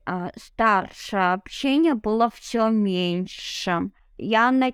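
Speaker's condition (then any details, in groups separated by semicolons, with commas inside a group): Cerebral palsy; no wheelchair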